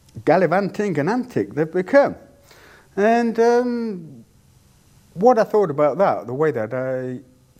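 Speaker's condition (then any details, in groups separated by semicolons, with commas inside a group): Deafness; cannot hear own voice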